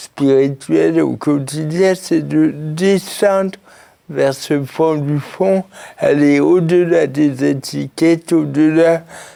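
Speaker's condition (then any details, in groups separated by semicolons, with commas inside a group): Cerebral palsy; since birth, birth injury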